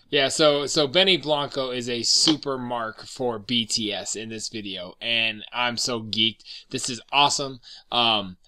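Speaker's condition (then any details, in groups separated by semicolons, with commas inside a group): No condition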